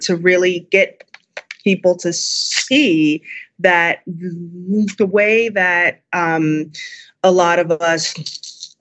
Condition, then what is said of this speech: Stuttering. So I'm a person who stutters.